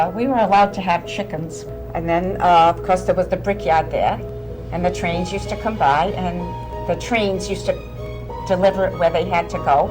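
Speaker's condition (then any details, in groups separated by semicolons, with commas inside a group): No condition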